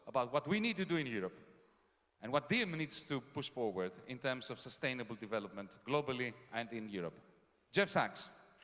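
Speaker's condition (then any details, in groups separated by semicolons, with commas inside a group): No condition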